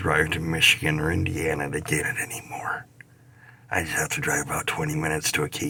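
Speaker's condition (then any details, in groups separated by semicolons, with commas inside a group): No condition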